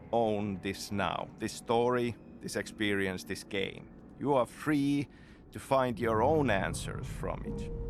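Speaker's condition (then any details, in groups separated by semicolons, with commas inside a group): No condition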